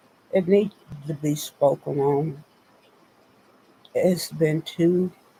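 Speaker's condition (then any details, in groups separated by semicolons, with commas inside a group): Spinal neurosarcoidosis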